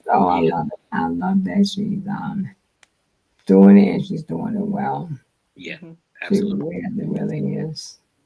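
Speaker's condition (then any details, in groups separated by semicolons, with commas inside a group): Multiple sclerosis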